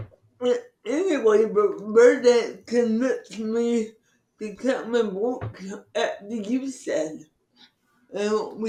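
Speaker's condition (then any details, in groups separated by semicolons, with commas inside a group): Cerebral palsy; from birth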